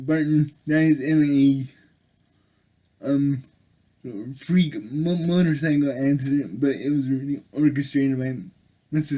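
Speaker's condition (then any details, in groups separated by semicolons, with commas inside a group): Cerebral palsy; able to speak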